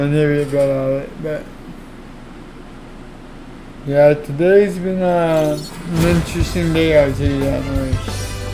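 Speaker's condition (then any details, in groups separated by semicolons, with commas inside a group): Cerebral palsy; affects legs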